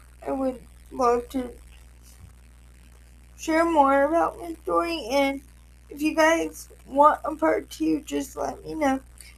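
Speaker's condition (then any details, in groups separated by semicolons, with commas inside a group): Cerebral palsy, spastic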